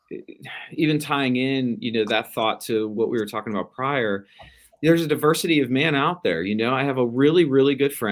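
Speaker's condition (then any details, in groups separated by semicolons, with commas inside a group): No condition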